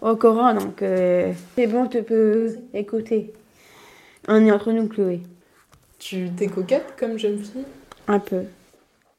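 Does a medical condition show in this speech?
Yes: Down syndrome (trisomy 21); congenital chromosomal condition, extra copy of chromosome 21; age 27, mother Véronique and Chloé help reformulate interview questions.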